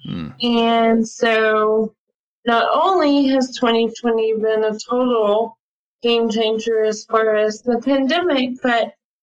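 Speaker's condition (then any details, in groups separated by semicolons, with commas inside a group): ALS; attends ALS clinic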